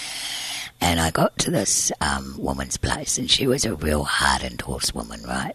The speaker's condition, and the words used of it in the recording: Tracheostomy. And he scarred one of my vocal cords, so that's why I sound a bit different.